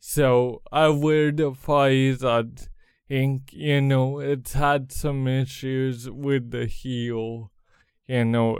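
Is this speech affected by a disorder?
Yes: cerebral palsy; congenital, did not walk until age three, runs competitively, first Nike professional runner with cerebral palsy.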